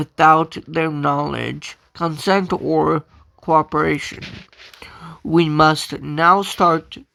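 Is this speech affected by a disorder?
Yes: cerebral palsy.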